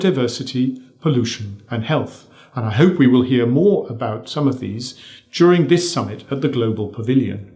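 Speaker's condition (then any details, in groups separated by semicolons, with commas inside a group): No condition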